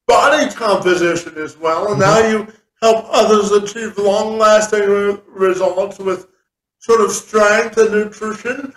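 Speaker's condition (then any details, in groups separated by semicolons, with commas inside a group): Spastic quadriplegia cerebral palsy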